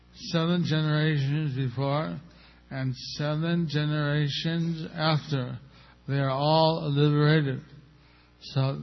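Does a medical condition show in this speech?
Yes: stroke with facial paralysis; part of face paralyzed; about a year and a half since stroke; hard to speak clearly due to facial paralysis, may be hard to understand, speeds up when excited.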